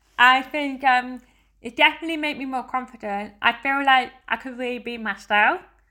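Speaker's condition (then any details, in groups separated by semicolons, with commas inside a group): Deafness; hears song beat and singing but not words, heavy metal rock indistinct, uses sign language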